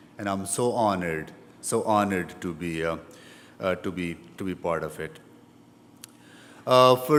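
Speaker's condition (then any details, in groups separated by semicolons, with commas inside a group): No condition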